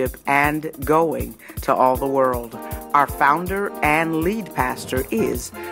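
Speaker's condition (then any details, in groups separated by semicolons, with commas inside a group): No condition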